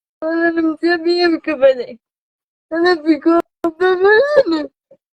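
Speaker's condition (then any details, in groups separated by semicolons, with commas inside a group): Cerebral palsy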